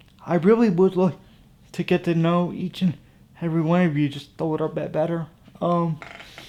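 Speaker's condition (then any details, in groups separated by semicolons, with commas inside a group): Cerebral palsy; from birth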